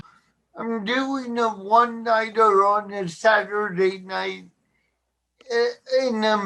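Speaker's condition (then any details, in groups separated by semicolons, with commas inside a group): Cerebral palsy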